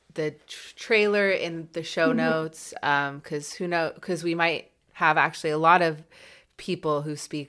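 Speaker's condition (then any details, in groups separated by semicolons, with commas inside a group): No condition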